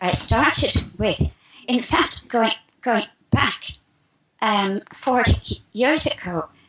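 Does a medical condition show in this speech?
Yes: spasmodic dysphonia; expects to speak perfectly in a few minutes, asks hosts for healing meanwhile.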